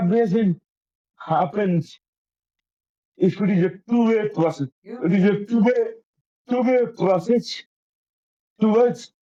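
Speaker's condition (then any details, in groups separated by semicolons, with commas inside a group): Cerebral palsy; affects coordination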